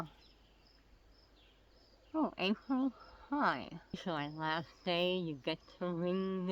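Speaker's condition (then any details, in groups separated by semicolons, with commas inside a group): Oral cancer; tracheostomy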